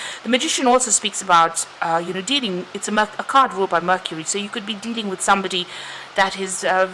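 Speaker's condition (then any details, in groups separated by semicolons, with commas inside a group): No condition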